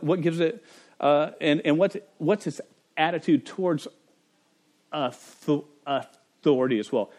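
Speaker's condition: Stutter; stutter since age five, persisting through adulthood; stutters while giving a talk to parents; at times blocks and cannot say own name; repeated sounds, prolonged sounds, blocks

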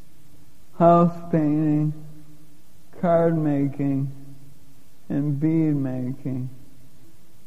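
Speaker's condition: Lou Gehrig's disease; given 3 to 5 years to live

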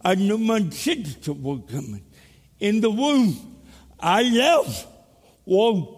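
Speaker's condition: Cerebral palsy; still has cerebral palsy

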